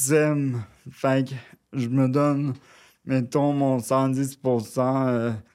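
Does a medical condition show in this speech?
Yes: cerebral palsy, near quadriplegia.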